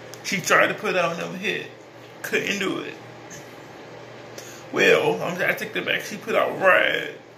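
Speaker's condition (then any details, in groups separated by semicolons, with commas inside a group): Cerebral palsy; speech is not the best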